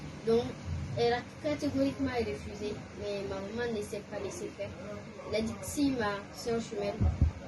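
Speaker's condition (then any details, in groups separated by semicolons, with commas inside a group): No condition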